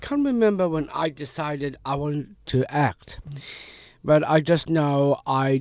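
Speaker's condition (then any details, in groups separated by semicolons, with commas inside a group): Down syndrome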